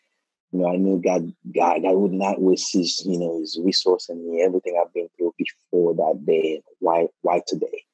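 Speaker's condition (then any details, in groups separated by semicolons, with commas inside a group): No condition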